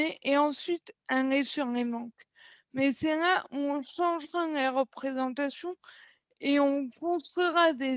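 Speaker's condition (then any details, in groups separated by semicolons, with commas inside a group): Cerebral palsy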